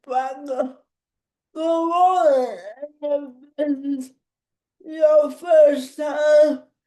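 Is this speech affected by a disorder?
Yes: cerebral palsy.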